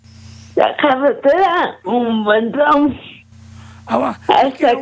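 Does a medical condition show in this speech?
Yes: cerebral palsy; premature, negligent right knee tumor surgery cut tendons, only crawled at 18 months, diagnosed age 18-19; some difficulty speaking, still able to speak.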